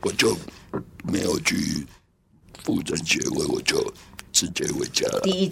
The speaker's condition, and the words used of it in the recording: Laryngectomy. 你能够把自己练到用实道语开口讲话，那真的就已经是一个很棒的一个成就